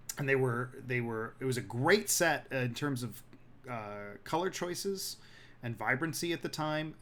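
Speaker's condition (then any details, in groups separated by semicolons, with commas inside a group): No condition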